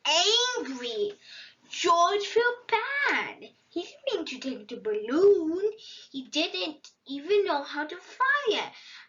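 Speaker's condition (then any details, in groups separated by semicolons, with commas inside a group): No condition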